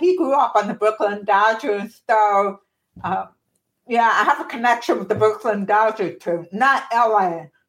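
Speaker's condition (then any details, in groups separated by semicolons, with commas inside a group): Profound deafness; born profoundly deaf, hearing aids until 30s, one cochlear implant after youngest child, weeks post-surgery dizziness; deaf accent, listeners notice, childhood speech therapy at UT Dallas Cellular Center, ended by middle school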